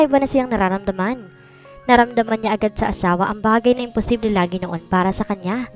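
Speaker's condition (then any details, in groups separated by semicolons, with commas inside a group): No condition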